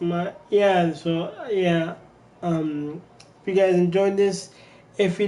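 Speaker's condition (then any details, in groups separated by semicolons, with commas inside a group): Cerebral palsy; from birth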